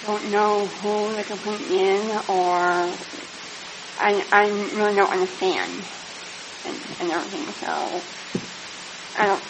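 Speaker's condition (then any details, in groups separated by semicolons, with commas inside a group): Speech impediment; may need to be asked to repeat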